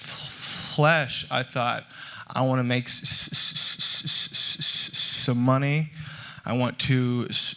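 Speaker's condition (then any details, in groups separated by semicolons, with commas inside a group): Stuttering; stutter since childhood; still stutters, speaks publicly on stage; stutter noticeable to listeners when speaking; prolonged sounds, blocks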